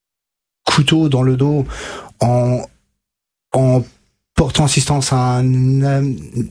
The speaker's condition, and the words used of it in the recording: Stuttering. Donc là par exemple j'ai des blocages et j'ai des répétitions, mais auparavant, avant que je fasse ce gros travail orthophonique, c'était une catastrophe quoi.